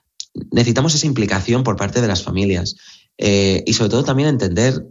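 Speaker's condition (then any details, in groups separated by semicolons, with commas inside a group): No condition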